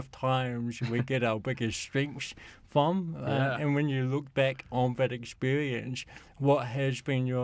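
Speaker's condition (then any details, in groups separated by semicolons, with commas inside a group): Cerebral palsy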